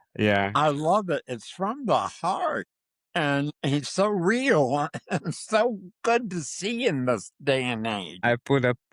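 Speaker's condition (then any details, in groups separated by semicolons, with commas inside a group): Parkinson's disease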